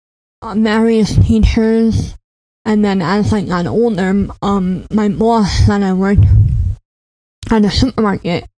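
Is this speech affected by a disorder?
Yes: cleft palate; congenital, affected ears, teeth and nose, 5 or 6 ear tubes for lifelong chronic ear infections; predicted at birth mute or severely impeded, speech classes once or twice weekly through elementary school.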